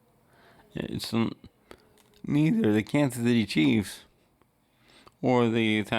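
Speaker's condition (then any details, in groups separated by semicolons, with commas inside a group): Cerebral palsy; wheelchair user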